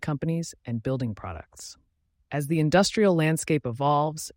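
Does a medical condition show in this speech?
No.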